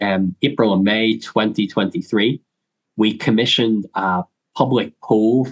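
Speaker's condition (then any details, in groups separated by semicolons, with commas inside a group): Cleft lip and palate; congenital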